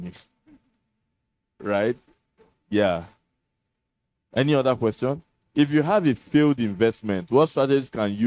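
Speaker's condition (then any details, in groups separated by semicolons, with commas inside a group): No condition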